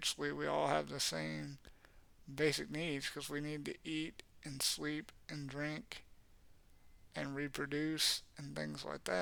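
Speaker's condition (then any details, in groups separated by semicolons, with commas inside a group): Cerebral palsy; has had speech therapy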